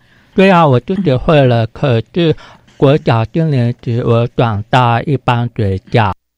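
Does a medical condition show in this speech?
Yes: hearing impairment; spoken clarity below typical speakers, spoken language learned with difficulty in childhood.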